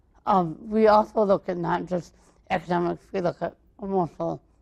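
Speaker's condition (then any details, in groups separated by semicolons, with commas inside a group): Cerebral palsy, mild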